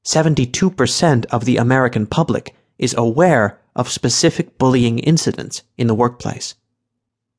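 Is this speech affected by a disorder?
No.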